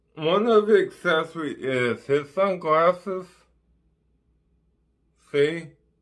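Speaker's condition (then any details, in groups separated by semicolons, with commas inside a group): Ataxic cerebral palsy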